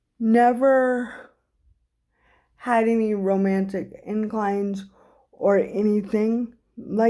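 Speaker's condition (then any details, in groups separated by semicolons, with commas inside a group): Cerebral palsy; from birth, affects voluntary and involuntary muscles, cognition; speech difficulty when emotional, breathlessness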